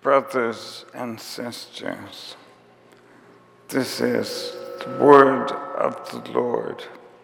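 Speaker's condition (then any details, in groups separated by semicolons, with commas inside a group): ALS; onset with tiredness and clumsiness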